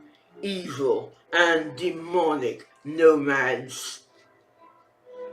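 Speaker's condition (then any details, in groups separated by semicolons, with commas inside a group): Facial palsy; can barely hear own speech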